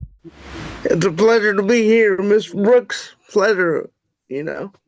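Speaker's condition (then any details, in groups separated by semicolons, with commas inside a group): Cerebral palsy; wheelchair user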